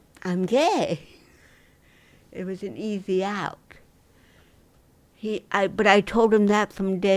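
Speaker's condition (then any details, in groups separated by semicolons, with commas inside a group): Dystonia; lifelong, neck pulls to one side, C1-C7 neck surgery after fracture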